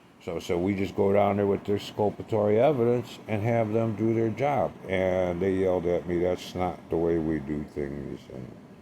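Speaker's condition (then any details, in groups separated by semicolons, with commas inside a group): No condition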